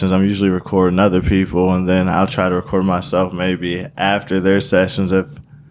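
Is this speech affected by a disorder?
No.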